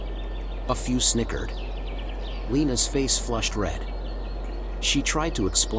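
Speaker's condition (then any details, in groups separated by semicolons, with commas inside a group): No condition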